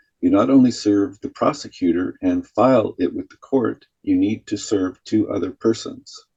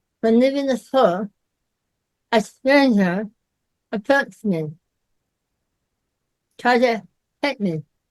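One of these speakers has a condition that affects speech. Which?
The second: myasthenia gravis.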